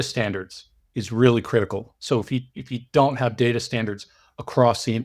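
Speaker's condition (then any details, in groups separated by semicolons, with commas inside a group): No condition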